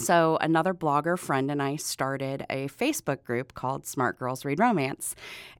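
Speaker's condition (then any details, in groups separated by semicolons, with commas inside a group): No condition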